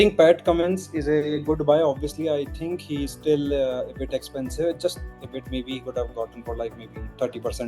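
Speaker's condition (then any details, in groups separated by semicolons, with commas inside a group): No condition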